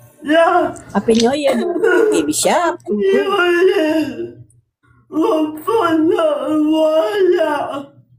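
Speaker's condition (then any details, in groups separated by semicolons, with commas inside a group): Cerebral palsy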